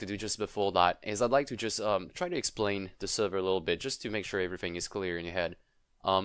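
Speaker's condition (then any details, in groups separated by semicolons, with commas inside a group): No condition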